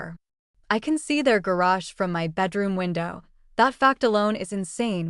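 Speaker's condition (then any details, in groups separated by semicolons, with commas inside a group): No condition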